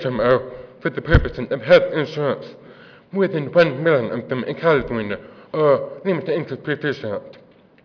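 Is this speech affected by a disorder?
Yes: deafness; deaf accent.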